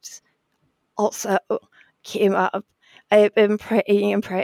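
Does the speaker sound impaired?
Yes: spasmodic dysphonia; voice may sound like glitching audio, shaky, likened to NPR host Diane Rehm.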